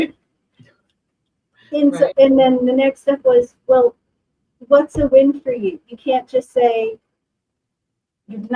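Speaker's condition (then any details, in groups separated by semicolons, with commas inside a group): No condition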